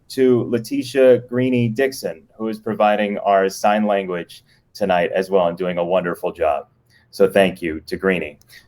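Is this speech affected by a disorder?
No.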